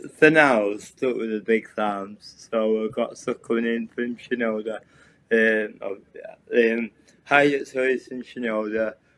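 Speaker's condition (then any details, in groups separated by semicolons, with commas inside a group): Cerebral palsy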